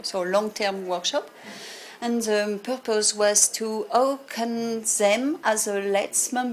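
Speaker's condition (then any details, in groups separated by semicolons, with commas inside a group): No condition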